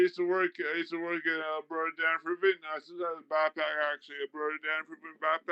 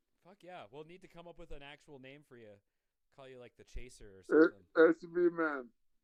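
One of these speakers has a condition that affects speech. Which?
The first: traumatic brain injury; car crash; walking and talking again; speaking sometimes difficult, must slow down.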